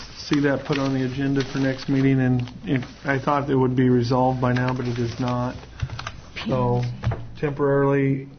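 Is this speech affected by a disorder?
No.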